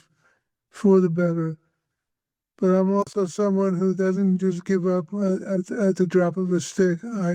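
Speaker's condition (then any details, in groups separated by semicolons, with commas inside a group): Parkinson's disease; tremor mainly left hand and arm, focused ultrasound treatment; balance problems after procedure, progressing, levodopa ineffective for tremor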